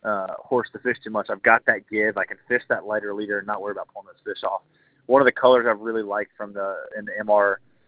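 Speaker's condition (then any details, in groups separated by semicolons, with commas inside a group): No condition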